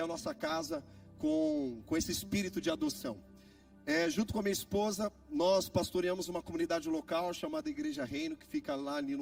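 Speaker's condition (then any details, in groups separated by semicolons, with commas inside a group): No condition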